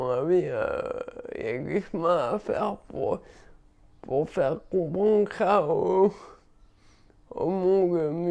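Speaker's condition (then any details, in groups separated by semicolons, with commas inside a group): Cerebral palsy; perceptual disorders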